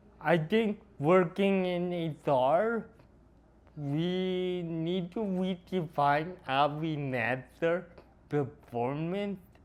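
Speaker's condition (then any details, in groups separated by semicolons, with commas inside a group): Cerebral palsy; noticeably atypical speech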